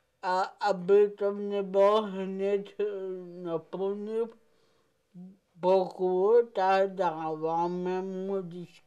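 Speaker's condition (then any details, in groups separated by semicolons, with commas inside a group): Cerebral palsy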